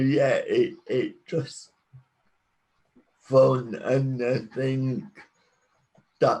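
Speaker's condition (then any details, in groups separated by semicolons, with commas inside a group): Cerebral palsy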